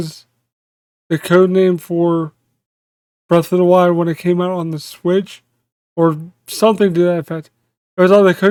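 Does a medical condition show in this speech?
Yes: cerebral palsy.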